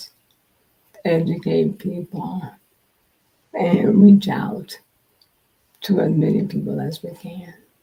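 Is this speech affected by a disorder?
Yes: multiple sclerosis.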